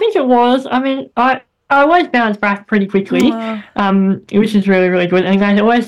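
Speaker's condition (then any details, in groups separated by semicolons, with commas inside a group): Bilateral cleft lip and palate; as child squeaky, very airy, nasal voice, speech therapy through life, much improved since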